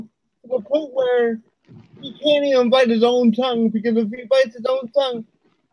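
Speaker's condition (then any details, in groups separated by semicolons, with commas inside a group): Cerebral palsy; uses wheelchair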